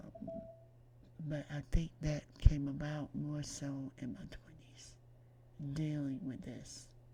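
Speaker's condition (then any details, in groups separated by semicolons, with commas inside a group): Myasthenia gravis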